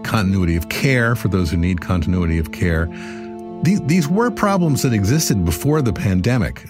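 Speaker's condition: No condition

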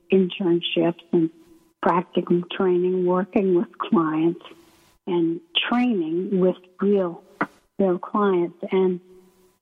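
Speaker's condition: ALS; first symptoms subtle in right foot, onset during pre-doctoral internship at VA, wheelchair user, transfer board; weak breathing muscles, hard to speak, may sound weak or unclear, paces speech with breathing, slowing, pausing

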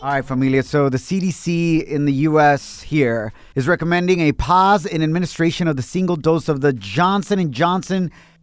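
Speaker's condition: No condition

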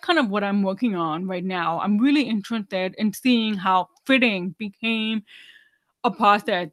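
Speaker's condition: Deafness, 99% hearing loss, severe

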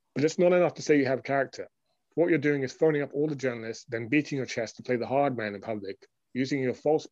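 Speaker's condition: No condition

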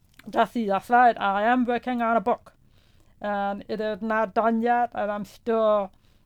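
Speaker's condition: Profound deafness; hears music

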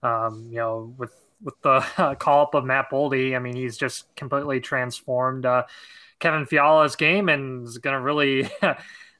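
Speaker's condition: No condition

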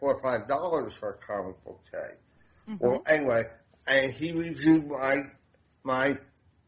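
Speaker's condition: Damaged voice box; self-conscious about voice

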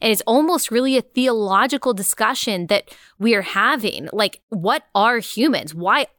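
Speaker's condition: No condition

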